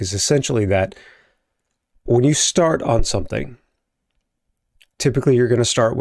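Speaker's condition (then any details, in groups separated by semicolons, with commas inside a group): No condition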